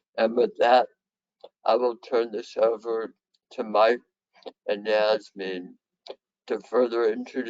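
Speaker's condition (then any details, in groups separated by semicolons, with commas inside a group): Head and neck cancer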